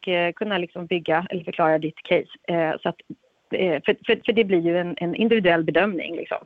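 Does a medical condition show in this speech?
No.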